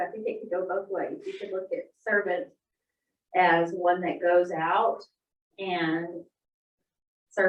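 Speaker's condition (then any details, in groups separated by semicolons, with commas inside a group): No condition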